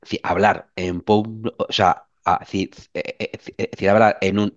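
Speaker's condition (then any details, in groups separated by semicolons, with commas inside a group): Stuttering; sometimes stutters more than usual in class, pauses, laughs it off; repeated sounds, prolonged sounds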